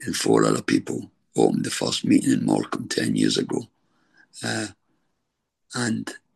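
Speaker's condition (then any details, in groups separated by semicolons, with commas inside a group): Throat cancer treatment effects, stage 4 throat cancer; voice changed by throat cancer and treatment, deep voice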